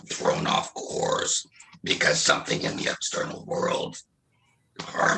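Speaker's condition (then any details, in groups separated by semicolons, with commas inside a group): Laryngectomy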